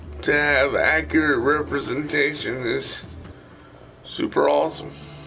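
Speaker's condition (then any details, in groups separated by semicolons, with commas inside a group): Cerebral palsy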